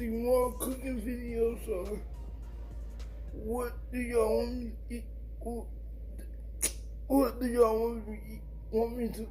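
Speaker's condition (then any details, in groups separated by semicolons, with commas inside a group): Cerebral palsy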